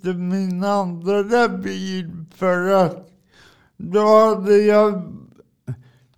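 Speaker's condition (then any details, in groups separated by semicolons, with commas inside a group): Cerebral palsy; from birth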